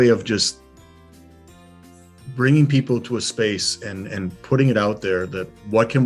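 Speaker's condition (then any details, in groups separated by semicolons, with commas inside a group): No condition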